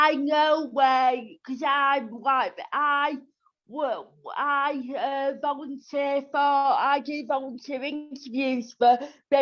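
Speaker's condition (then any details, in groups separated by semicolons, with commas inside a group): Cerebral palsy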